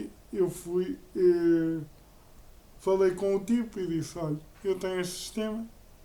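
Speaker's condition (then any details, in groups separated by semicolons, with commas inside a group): Cerebral palsy; uses a wheelchair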